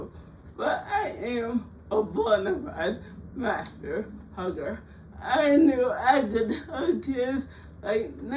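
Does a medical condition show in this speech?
Yes: cerebral palsy; frequent speech therapy.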